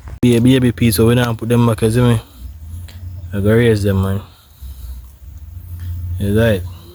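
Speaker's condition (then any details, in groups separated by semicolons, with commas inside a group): No condition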